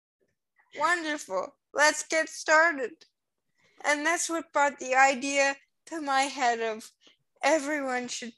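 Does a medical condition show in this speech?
Yes: cerebral palsy; congenital spastic cerebral palsy, slowed brain-to-muscle signalling, uses walker and AFOs (ankle-foot orthoses) for walking.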